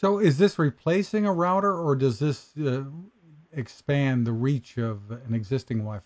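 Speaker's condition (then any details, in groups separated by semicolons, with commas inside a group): No condition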